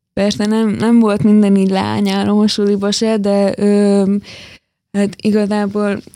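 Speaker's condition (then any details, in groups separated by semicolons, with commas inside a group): Hearing loss, hard of hearing, hearing aids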